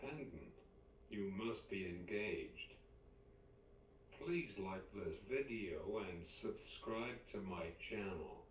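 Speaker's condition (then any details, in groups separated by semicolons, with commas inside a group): Cerebral palsy; uses wheelchair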